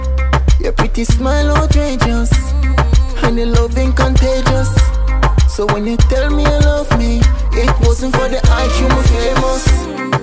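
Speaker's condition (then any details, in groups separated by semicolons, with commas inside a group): No condition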